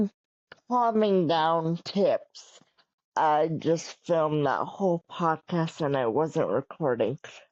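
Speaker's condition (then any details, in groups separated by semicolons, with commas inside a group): Cerebral palsy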